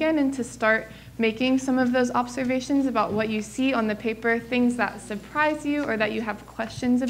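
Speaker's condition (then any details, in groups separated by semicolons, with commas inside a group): No condition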